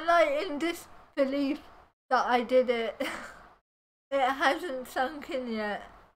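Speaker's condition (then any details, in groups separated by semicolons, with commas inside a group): Cerebral palsy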